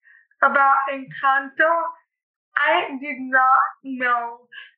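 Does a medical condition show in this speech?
Yes: cerebral palsy; speech noticeably affected, listeners wrongly judge intelligence from speech.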